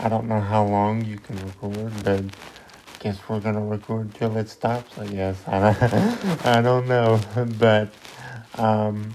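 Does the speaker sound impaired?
Yes: cerebral palsy; cerebral palsy since birth.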